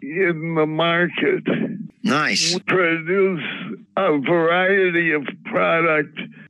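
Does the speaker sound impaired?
Yes: Parkinson's disease; medical cannabis for Parkinson's symptoms.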